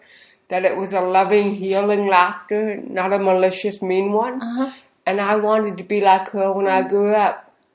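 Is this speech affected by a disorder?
Yes: cerebral palsy; speech therapy.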